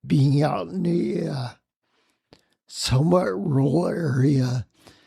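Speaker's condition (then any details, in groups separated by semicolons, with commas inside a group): Spinocerebellar ataxia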